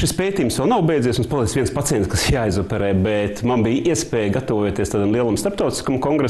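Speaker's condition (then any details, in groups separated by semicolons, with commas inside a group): No condition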